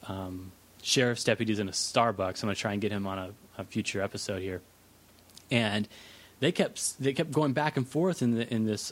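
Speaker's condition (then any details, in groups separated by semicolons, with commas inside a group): No condition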